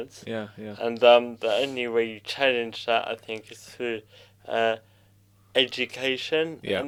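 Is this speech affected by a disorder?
Yes: cerebral palsy.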